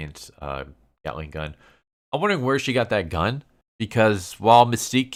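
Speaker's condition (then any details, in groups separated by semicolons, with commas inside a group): No condition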